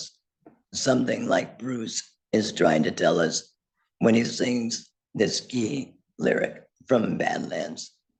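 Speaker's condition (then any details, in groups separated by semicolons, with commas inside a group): Laryngectomy; voice prosthesis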